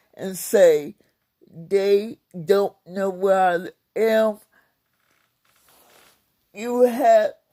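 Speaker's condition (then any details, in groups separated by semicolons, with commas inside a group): Cerebral palsy; several unnoticed strokes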